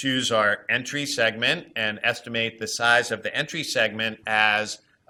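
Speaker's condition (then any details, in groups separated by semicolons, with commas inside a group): No condition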